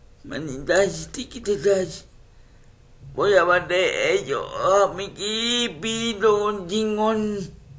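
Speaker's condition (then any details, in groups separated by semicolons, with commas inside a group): Cerebral palsy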